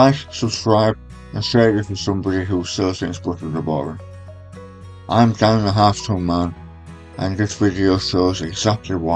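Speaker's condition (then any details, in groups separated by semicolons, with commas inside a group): Stage 4 tongue cancer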